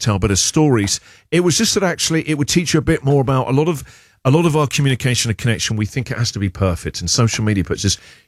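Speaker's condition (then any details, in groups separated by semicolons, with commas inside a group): No condition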